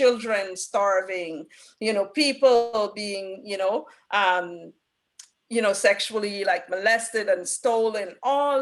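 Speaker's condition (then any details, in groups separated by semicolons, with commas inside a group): No condition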